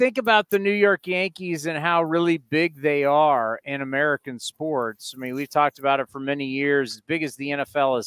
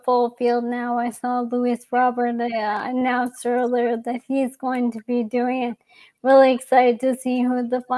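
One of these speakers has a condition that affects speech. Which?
The second: ALS; young onset.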